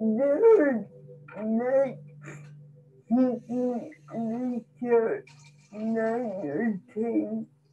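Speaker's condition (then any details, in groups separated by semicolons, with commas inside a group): Cerebral palsy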